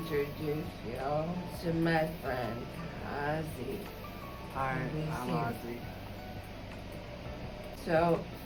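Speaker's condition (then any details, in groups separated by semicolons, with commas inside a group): ALS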